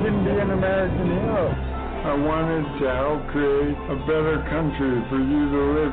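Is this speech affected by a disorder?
Yes: ALS, through a speech-generating device; deadly debilitating disease; speaks through computer voice at convention, earlier video clips in own voice.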